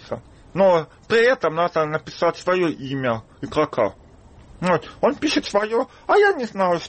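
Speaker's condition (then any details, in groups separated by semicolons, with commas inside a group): Deafness; congenital deafness, kindergarten with hearing children, then school for the deaf, no hearing aid in childhood; speaks little, lip-reads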